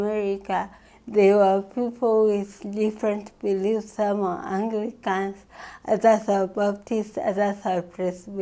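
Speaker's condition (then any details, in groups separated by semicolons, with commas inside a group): Cerebral palsy; from birth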